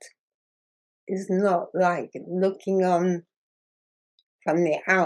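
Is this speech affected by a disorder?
Yes: muscular dystrophy.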